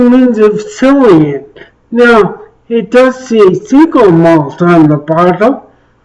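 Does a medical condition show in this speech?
Yes: traumatic brain injury.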